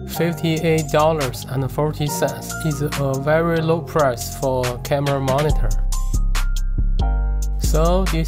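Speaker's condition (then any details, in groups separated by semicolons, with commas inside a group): No condition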